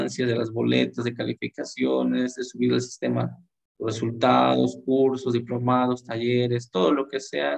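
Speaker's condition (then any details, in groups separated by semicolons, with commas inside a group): No condition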